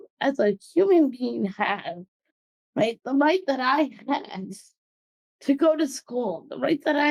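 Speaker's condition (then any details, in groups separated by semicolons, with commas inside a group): Cerebral palsy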